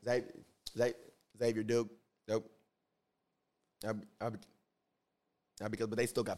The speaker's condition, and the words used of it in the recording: Stuttering. He was like, man, he stutters a little bit. So you got to have patience, you know?